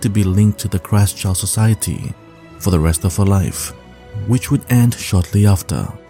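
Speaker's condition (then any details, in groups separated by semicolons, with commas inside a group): No condition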